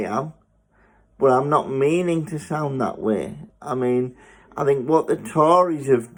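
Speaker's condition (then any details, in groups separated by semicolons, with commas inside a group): Spastic cerebral palsy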